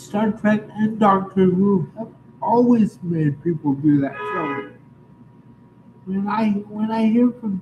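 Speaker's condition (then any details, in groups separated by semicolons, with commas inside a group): Cerebral palsy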